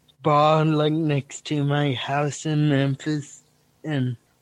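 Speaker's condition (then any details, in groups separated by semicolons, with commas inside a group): Cerebral palsy; speaking time predictable on stage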